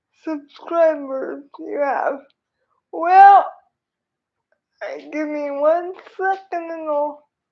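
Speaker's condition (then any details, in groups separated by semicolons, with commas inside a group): Cerebral palsy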